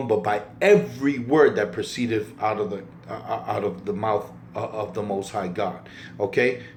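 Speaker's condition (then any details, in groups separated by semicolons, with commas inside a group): No condition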